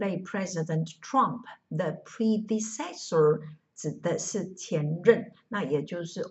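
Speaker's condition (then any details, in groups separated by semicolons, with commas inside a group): No condition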